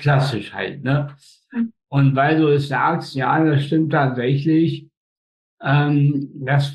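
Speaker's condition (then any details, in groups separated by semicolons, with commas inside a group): Spastic tetraparesis; all four limbs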